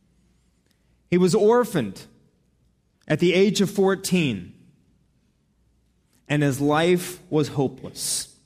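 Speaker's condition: No condition

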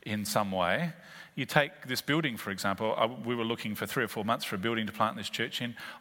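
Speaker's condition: No condition

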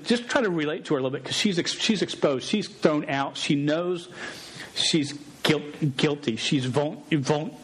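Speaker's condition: Stutter; probably present in childhood; repeated sounds

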